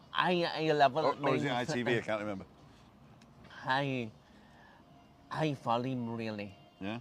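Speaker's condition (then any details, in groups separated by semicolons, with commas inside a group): Cerebral palsy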